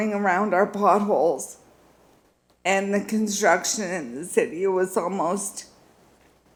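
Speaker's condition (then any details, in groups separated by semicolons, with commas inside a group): Multiple sclerosis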